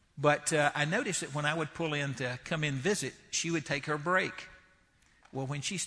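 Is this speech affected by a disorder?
No.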